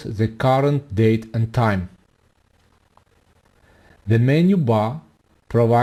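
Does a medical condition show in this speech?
No.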